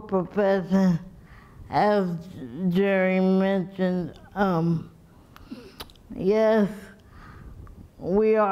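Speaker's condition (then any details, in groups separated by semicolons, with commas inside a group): Cerebral palsy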